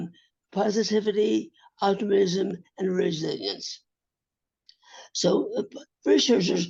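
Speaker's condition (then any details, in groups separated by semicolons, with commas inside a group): Acquired brain injury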